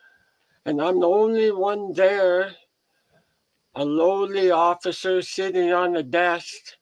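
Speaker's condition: Head and neck cancer surgery; crooked head since

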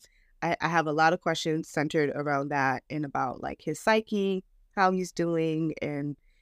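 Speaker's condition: No condition

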